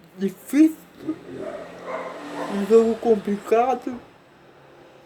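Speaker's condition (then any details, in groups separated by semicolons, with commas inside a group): Cerebral palsy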